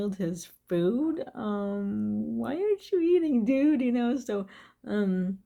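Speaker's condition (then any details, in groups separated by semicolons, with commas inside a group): Cerebral palsy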